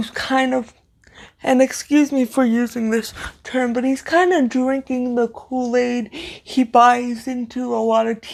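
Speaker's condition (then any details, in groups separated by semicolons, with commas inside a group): Cerebral palsy; speech impairment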